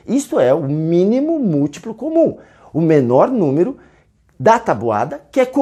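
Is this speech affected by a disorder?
No.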